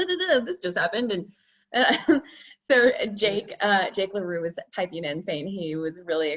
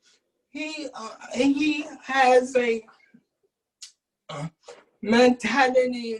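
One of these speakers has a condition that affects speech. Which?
The second: cerebral palsy; cerebral palsy, from birth, uses wheelchair.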